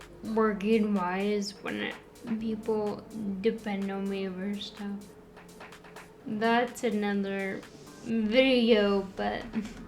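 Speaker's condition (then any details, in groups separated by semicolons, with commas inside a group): Friedreich's ataxia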